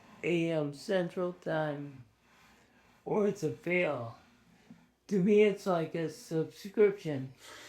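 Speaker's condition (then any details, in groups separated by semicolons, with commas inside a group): ALS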